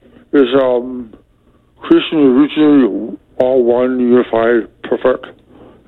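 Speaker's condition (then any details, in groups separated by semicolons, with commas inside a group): Speech impediment from Abilify; speech impediment caused by Abilify; tries hard to make himself understood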